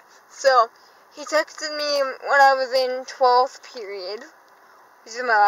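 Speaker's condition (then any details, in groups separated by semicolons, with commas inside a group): Cerebral palsy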